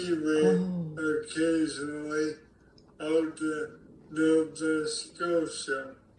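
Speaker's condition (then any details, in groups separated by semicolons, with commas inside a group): ALS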